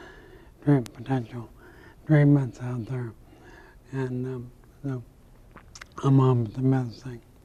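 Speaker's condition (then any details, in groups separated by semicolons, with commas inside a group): ALS; about 10 years after onset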